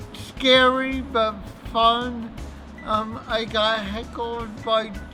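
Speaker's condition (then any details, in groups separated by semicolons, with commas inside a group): Cerebral palsy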